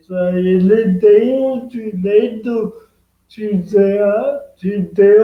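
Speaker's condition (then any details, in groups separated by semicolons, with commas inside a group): Cerebral palsy; present from birth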